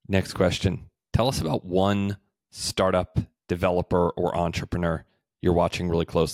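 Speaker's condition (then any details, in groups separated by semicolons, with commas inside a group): No condition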